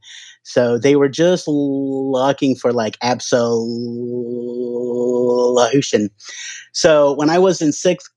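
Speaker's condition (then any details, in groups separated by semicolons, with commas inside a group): Stuttering; onset around age 2.5, fall with traumatic brain injury then, grandfather and daughter stutter, likely genetic, hypnotherapy tried; no longer hides stutter, not trying to avoid stuttering, stuttering more or more aware lately, sober; stutters every time talking, hard ordering in restaurants, phone calls, strangers, alcohol seemed to lessen stutter; prolonged sounds, blocks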